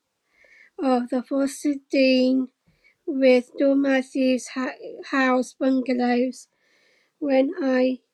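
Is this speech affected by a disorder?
Yes: Down syndrome; since infancy, hole in heart, heart surgery at nine months, wires for heart; adult, living independently for six years with a little support.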